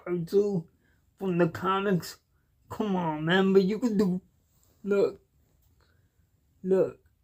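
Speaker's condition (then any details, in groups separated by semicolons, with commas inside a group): Cerebral palsy; cannot walk, uses wheelchair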